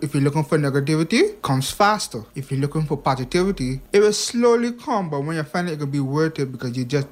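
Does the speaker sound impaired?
Yes: hearing impairment; past speech impediment, ongoing hearing loss; speech impediment overcome through much speech practice and focused listening.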